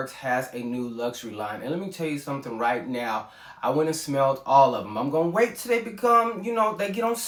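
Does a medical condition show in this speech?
No.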